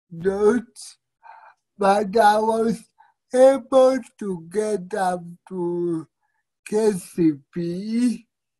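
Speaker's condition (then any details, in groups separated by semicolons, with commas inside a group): Cerebral palsy; typed assignments and projects up to degree via digital advisory and learning center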